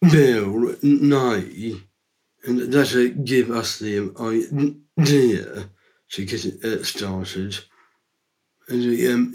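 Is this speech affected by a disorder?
Yes: Down syndrome; from birth.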